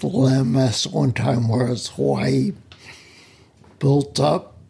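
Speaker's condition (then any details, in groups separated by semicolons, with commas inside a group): Spinocerebellar ataxia; speech impediment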